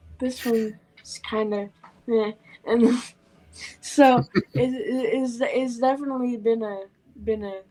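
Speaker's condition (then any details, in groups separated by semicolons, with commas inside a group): Cerebral palsy; from birth, wheelchair user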